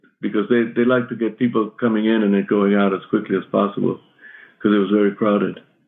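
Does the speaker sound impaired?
Yes: Parkinson's; shaky voice, may stumble on words.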